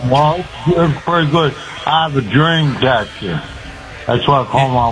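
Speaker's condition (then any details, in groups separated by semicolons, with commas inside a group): Speech impediment; can walk without walker; listeners unsure of meaning, replies hard to follow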